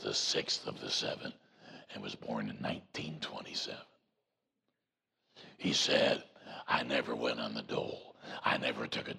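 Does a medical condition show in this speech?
Yes: voice box removal needed; vocal cord cancer.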